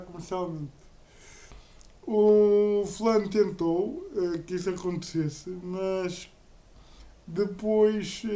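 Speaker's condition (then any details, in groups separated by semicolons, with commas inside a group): Cerebral palsy; uses a wheelchair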